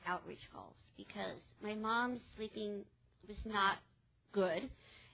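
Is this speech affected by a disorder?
Yes: cleft palate; congenital.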